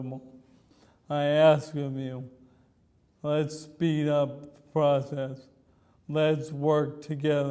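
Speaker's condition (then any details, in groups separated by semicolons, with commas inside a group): ALS; speaks through computer, feeding tube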